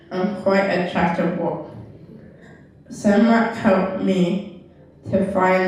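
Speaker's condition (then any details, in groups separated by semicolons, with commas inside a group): Cerebral palsy; left side weaker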